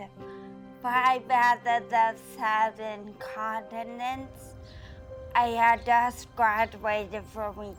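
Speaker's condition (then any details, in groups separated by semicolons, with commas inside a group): Brain injury; climbing accident, spine injuries, lung bleeding, leg fractures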